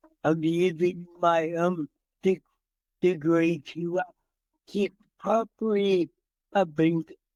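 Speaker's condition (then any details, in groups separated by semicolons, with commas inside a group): Cerebral palsy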